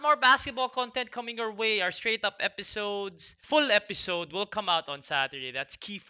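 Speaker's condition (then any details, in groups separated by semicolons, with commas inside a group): No condition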